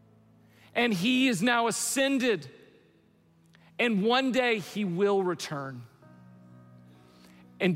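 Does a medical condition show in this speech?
No.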